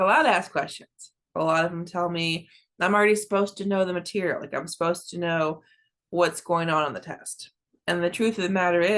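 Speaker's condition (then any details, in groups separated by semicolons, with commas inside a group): No condition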